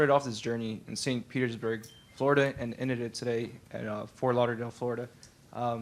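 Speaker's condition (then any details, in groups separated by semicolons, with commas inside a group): No condition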